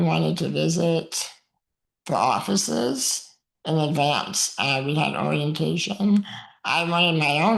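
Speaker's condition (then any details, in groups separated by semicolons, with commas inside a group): Muscular dystrophy; uses wheelchair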